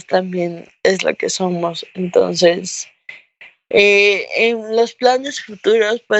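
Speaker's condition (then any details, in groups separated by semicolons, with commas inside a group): Cerebral palsy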